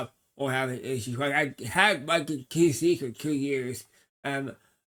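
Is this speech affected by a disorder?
Yes: cerebral palsy.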